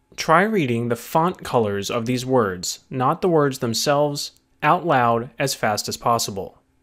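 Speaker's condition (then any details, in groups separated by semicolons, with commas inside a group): No condition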